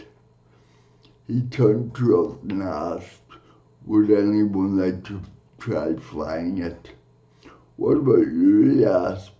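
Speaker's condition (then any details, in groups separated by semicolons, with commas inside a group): Cerebral palsy; from birth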